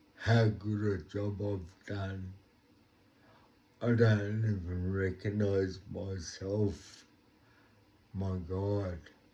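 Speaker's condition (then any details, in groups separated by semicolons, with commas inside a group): Cerebral palsy; talks slowly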